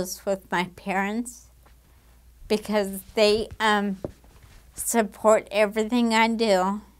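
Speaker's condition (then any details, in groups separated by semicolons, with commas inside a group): Damaged diaphragm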